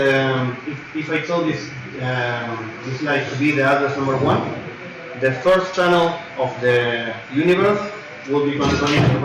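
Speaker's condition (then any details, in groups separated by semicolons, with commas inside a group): No condition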